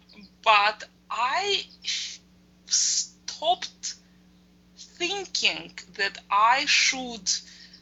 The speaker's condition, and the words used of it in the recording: Stuttering. Very positive, very positive, and I was a little bit afraid because I recently attained a great deal of fluency.